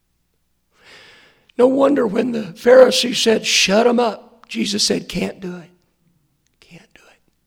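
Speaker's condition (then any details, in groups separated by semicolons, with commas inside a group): Hoarseness after vocal cord surgery; hard to hear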